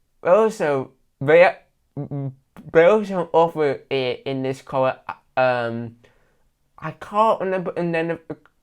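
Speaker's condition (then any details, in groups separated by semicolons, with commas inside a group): Cerebral palsy with stammer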